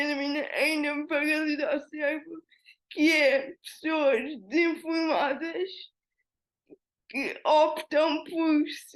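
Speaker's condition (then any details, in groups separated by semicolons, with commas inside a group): Cerebral palsy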